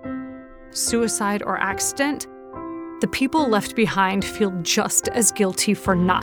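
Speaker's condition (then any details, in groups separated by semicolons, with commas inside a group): No condition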